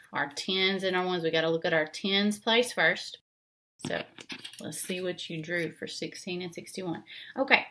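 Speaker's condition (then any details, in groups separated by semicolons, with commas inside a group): No condition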